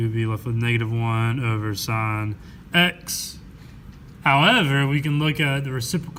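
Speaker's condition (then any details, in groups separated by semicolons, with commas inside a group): No condition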